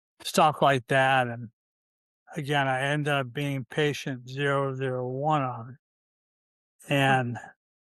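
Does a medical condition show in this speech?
Yes: ALS, C9 mutation; limb onset in fingers.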